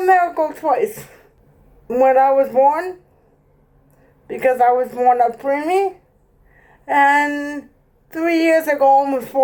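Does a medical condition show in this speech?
Yes: cerebral palsy; present from birth.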